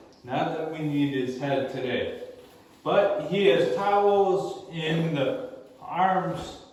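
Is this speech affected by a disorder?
Yes: cerebral palsy; movement dexterity issues.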